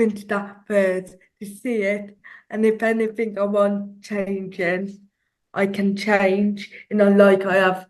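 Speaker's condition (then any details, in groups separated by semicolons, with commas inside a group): Cerebral palsy; since childhood; some speech delay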